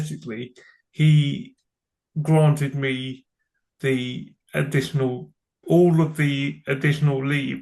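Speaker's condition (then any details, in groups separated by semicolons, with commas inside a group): Cerebral palsy; from birth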